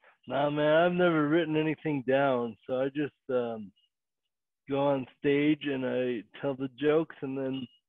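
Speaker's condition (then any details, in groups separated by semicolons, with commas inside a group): Cerebral palsy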